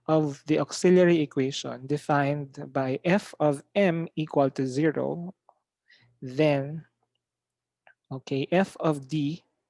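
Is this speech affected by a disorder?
No.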